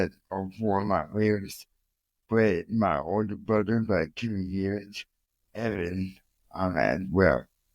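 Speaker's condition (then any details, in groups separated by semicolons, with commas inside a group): Cerebral palsy; from birth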